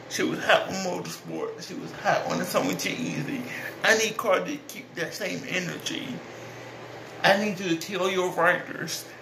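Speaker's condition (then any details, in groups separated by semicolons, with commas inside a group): Cerebral palsy; speech is not the best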